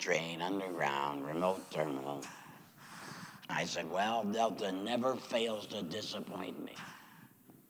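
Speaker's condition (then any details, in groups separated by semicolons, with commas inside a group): Laryngectomy; says used to serve God with voice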